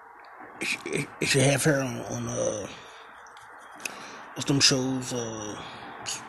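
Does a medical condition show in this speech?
Yes: stuttering; frequent stuttering while podcasting, listeners said to mock speech, keeps talking anyway; here repeated sounds, prolonged sounds, blocks.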